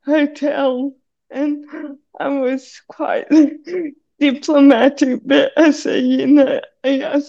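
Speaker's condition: Cerebral palsy; needs hand to hold on steep stairs

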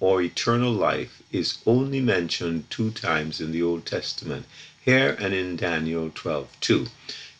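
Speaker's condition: No condition

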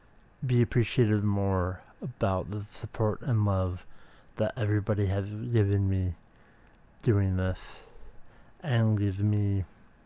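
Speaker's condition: Speech impediment

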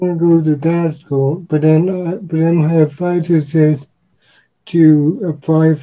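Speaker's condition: Cerebral palsy; present from birth, uses wheelchair

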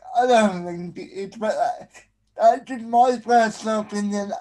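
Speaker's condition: Spastic quadriplegic cerebral palsy; affects basically everything, arms and legs affected, can use only one hand; able to communicate, stutters a lot, worse when distracted by several things

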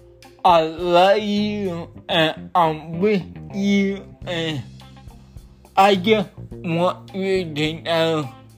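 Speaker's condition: Cerebral palsy

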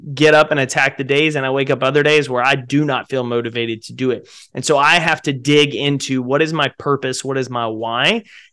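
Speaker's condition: No condition

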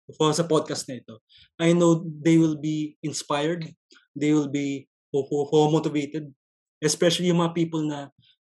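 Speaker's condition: Stuttering; stutter since early childhood, noticed on entering grade school; ongoing stutter, actively coping through Toastmasters public speaking club and speech contests; broken, choppy non-fluent speech, dreads answering strangers like jeepney drivers, public communication affected; repeated sounds

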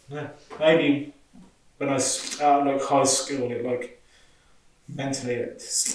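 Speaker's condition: Stutter; stammer present since school years; difficulty saying things at work raising safety concerns, speech reportedly different when drunk; prolonged sounds

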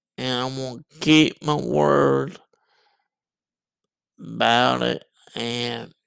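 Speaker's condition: Cerebral palsy and muscular dystrophy; present since childhood

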